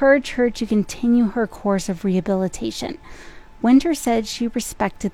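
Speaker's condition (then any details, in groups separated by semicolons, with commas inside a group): No condition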